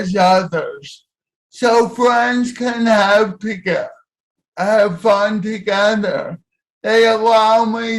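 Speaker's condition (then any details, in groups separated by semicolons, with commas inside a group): Cerebral palsy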